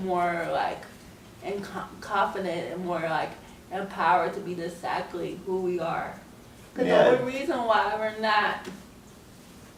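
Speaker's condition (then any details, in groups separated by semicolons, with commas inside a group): Cerebral palsy; scoliosis, spine and leg surgery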